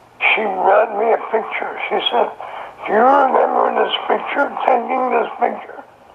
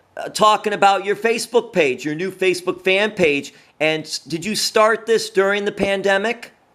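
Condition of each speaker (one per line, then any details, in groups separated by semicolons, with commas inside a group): Throat cancer; survivor, radiation treatments; voice described as practically gone
No condition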